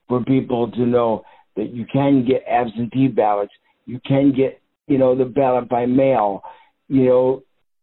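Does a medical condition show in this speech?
Yes: cerebral palsy.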